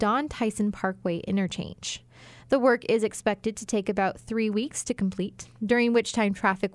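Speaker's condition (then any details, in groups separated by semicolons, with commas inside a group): No condition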